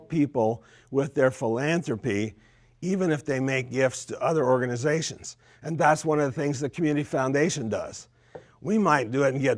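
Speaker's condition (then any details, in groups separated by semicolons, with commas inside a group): No condition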